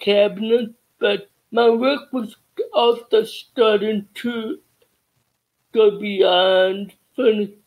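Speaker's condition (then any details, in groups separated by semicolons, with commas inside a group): Cerebral palsy; childhood speech therapy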